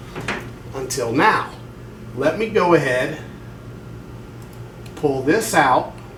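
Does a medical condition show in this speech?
No.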